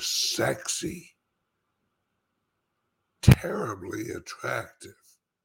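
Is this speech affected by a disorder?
Yes: speech impediment; slight speech impediment.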